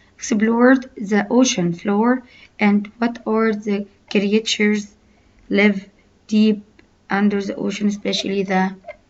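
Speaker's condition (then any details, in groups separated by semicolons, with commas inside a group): No condition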